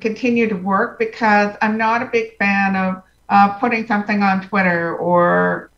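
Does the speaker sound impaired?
Yes: profound hearing loss; congenital, present from birth.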